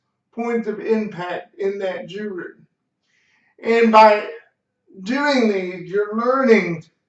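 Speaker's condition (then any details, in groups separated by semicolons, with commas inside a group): Cerebral palsy; slight speech impediment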